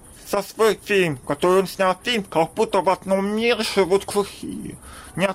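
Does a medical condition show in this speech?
Yes: deafness; congenital deafness, reads lips, attended school for deaf, no hearing aid worn in childhood; hears poorly; able to speak despite poor hearing.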